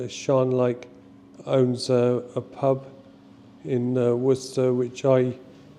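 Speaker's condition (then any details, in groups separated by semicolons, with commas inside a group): Motor neurone disease; ALS type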